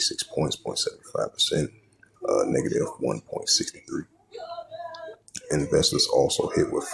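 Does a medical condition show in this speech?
No.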